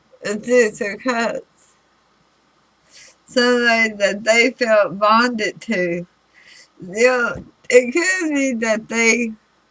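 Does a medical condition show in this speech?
Yes: throat cancer radiation damage.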